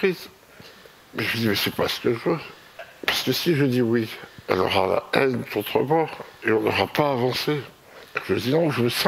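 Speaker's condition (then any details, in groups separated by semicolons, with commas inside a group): Myopathy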